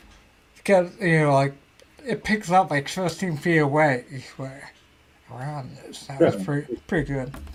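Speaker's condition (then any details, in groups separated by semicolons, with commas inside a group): Ataxia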